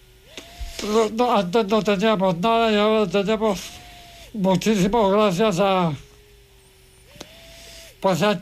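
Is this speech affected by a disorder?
Yes: ALS; needs hoist to be put to bed, low body weight, formerly played golf and tennis, drove; pressure applied then removed to move secretions and phlegm; voice described by host as impressive.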